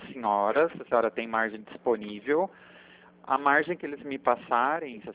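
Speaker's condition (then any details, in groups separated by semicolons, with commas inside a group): No condition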